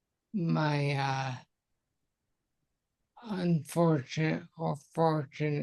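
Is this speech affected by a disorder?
Yes: multiple sclerosis.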